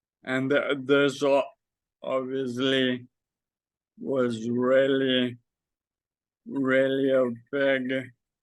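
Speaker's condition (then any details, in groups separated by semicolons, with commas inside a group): Friedreich's ataxia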